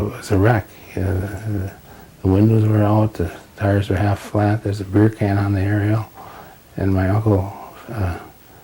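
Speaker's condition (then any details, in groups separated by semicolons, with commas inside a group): Parkinson's disease; slowed down, on medication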